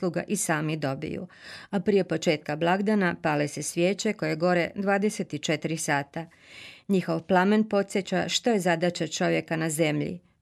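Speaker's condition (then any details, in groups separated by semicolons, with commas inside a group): No condition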